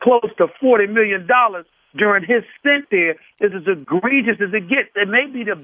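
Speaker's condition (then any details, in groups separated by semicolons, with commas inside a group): No condition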